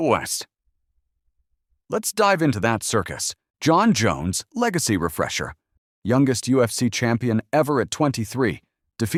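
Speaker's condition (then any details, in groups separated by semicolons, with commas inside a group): No condition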